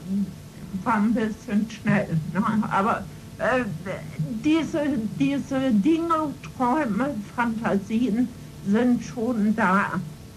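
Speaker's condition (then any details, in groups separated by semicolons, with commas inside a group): Cerebral palsy, spastic and ataxic; disability possibly audible in speech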